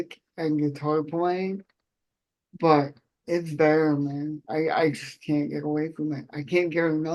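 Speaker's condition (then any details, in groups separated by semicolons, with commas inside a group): Cerebral palsy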